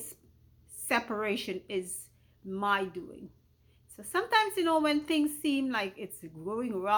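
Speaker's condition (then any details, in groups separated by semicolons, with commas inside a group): No condition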